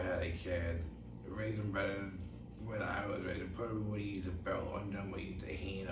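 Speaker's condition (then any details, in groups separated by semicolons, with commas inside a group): Brain injury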